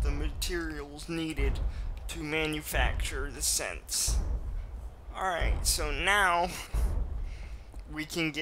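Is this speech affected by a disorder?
Yes: cerebral palsy, mild.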